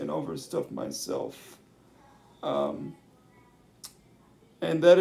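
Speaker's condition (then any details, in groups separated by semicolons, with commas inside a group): Cerebral palsy; wheelchair user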